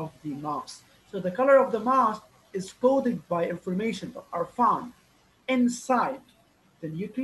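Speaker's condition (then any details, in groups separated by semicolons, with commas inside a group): No condition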